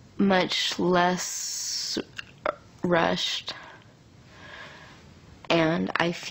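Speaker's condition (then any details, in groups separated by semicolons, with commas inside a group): Cerebral palsy; from birth; marijuana improves speech, less rushed, better muscle control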